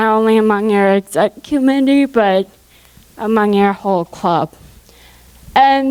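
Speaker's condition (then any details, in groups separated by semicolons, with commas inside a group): Cerebral palsy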